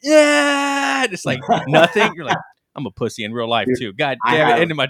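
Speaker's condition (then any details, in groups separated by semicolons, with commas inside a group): No condition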